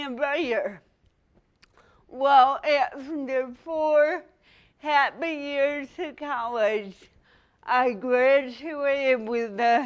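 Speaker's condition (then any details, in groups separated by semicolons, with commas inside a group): Cerebral palsy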